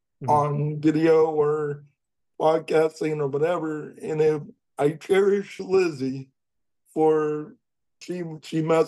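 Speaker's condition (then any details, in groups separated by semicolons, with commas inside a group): Cerebral palsy; able to speak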